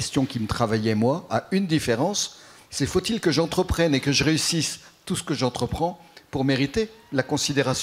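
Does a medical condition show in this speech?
No.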